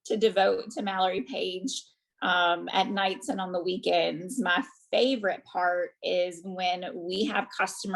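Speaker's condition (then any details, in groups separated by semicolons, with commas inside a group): No condition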